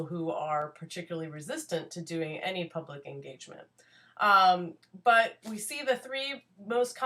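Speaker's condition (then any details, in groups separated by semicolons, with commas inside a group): No condition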